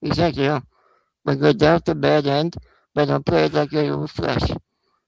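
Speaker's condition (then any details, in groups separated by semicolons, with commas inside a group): Spinal muscular atrophy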